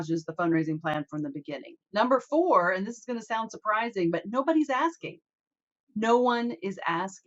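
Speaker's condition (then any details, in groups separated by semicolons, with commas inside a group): No condition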